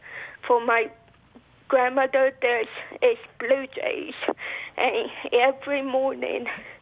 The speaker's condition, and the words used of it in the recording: Stuttering. And I know somewhat from was from, I'm sorry if I stuttered, that's just part of my other disability.